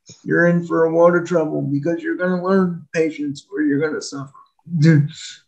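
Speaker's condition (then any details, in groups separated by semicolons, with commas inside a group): Spastic quadriplegic cerebral palsy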